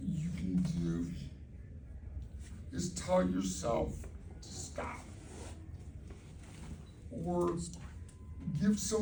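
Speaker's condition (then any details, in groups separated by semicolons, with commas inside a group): Cerebral palsy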